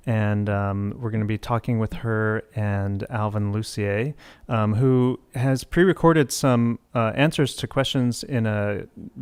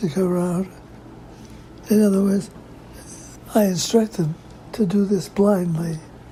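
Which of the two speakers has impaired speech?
The second: Parkinson's disease; lost voice.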